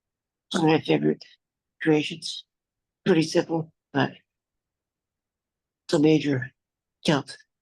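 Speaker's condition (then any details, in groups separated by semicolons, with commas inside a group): Duchenne muscular dystrophy; progressive loss, wheelchair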